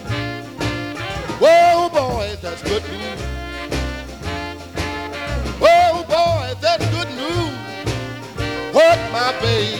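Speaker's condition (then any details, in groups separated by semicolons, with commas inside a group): No condition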